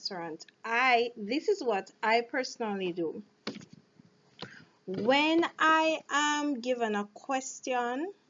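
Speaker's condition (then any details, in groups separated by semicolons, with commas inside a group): No condition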